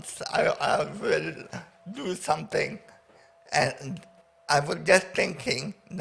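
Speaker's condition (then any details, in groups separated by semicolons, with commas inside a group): Paraplegia with essential tremor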